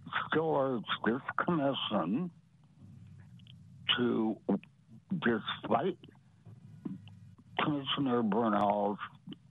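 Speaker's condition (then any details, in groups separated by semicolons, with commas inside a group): Parotid gland removal; attributed to parotid gland removal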